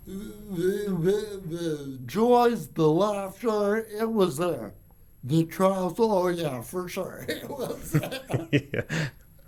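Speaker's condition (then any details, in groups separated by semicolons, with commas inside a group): Cerebral palsy; from birth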